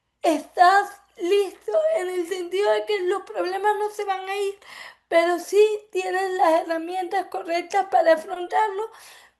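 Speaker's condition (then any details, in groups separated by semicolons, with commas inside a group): Cerebral palsy; from birth; affects speech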